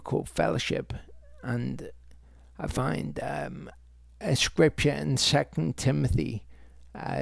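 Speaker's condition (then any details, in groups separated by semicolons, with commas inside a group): Multiple sclerosis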